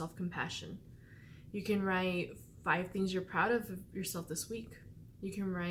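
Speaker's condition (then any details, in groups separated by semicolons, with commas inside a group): No condition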